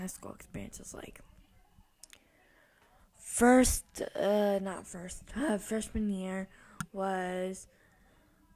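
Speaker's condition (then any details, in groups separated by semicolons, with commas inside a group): Cerebral palsy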